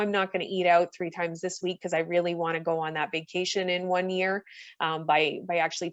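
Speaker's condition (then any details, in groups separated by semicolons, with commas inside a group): No condition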